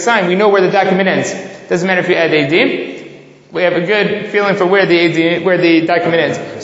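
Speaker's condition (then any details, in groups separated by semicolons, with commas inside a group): No condition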